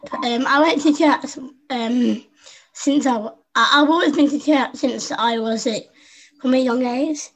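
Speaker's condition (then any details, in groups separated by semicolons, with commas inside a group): Down syndrome; congenital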